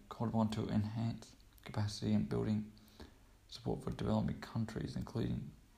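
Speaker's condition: Cerebral palsy; only one therapy allowed

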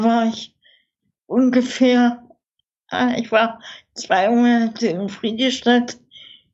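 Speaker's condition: Infantile cerebral palsy, spastic; age 55, breathing-support mask machine for sleep, personal assistants

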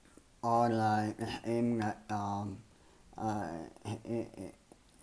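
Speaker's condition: Cleft palate and lip; congenital cleft lip and palate, hole in upper jaw, misaligned jaws, malformed nose, repeated speech-improving surgeries; developed a very different way of speaking, ongoing speech impediment

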